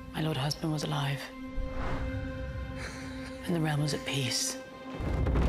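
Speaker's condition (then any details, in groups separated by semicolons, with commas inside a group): No condition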